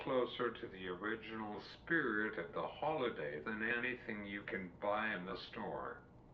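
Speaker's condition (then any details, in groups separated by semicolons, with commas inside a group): Cerebral palsy; uses wheelchair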